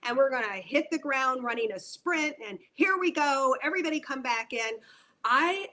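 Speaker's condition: No condition

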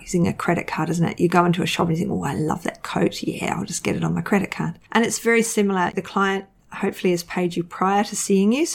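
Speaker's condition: No condition

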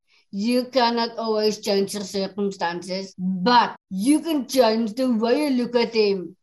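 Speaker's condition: Down syndrome; English is second language

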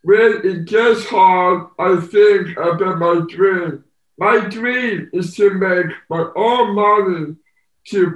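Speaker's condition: Down syndrome

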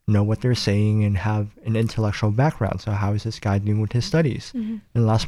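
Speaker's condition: Cleft palate; nose and lip

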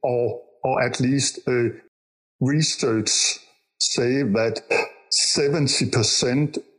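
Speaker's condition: Stuttering; developmental stutter since learning to talk, in youth some years almost unable to speak; still stutters, sometimes hard, last half year working with American Institute of Stuttering; stuttering unpredictable; repeated words, prolonged sounds

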